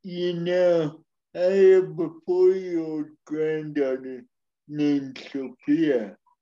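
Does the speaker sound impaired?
Yes: speech impairment; speech not perfect.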